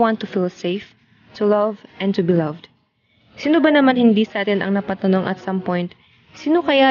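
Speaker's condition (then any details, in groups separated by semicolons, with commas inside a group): No condition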